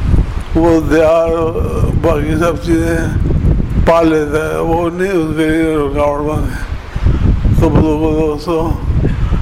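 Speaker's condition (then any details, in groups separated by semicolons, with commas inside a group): Difficulty speaking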